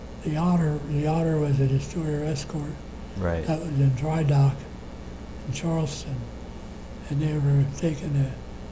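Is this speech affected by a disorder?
Yes: Parkinson's disease.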